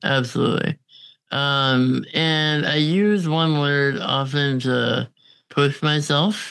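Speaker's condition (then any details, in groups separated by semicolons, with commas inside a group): Congenital muscular dystrophy; on a ventilator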